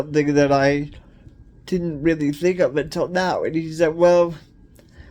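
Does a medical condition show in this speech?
Yes: cerebral palsy; cerebral palsy, wheelchair.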